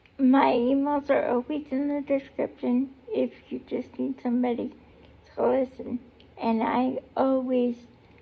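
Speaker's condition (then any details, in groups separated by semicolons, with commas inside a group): Cerebral palsy; able to talk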